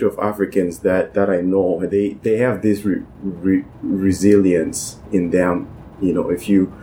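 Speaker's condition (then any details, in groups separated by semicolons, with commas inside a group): Stuttering; stuttered as far back as remembered, family history in great uncle, his son, maternal grandmother; more severe in native language, worse in environments recalling childhood home, sometimes cannot say a word; repeated sounds, repeated words, prolonged sounds, blocks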